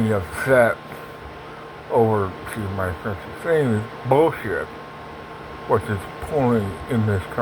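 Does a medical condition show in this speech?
Yes: Parkinson's; speech impediment.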